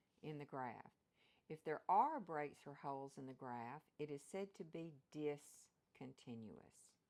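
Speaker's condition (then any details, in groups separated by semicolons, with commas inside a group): No condition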